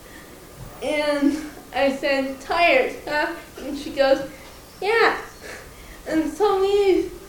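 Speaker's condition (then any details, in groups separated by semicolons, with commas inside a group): Cerebral palsy, mild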